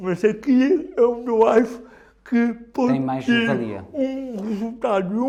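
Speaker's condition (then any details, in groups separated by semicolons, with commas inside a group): Cerebral palsy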